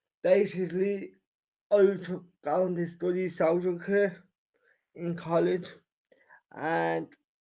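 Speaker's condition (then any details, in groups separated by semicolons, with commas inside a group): Cerebral palsy; wheelchair user since childhood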